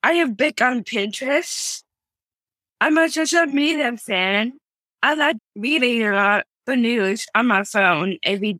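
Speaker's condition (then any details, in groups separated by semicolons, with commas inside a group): Down syndrome, trisomy 21; congenital heart defect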